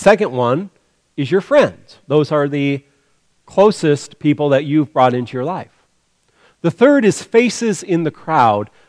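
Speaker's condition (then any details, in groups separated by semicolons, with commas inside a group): No condition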